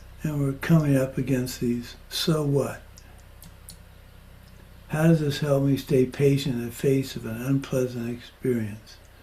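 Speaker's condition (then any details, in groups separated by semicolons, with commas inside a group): Parkinson's; progressing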